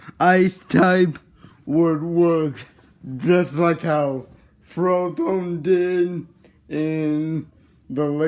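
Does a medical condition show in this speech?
Yes: cerebral palsy.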